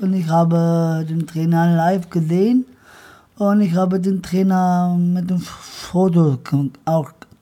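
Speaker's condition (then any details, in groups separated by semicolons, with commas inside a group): Down syndrome; present from birth, trisomy 21, operated right after birth in Hannover, earlier wore corset 23 hours a day; age 26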